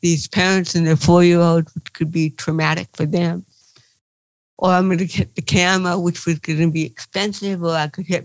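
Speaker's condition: Cerebral palsy; involuntary movements

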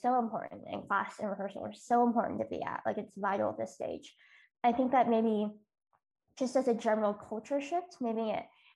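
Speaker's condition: Cleft lip and palate; multiple surgeries on face and mouth

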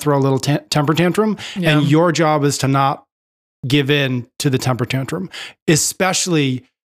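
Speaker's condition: No condition

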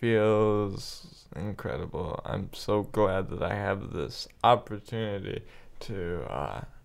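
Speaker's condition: Cerebral palsy, spastic quadriplegia

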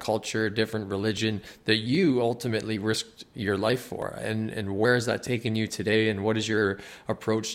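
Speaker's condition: No condition

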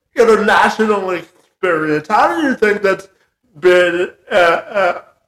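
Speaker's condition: Cerebral palsy; cerebral palsy present from birth

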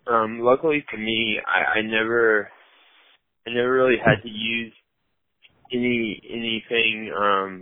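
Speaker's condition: Cerebral palsy, mild; had speech therapy

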